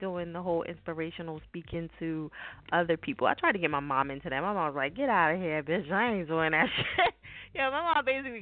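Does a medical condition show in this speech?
No.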